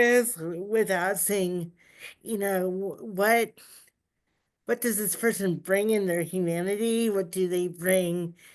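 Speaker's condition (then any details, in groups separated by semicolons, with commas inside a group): Cerebral palsy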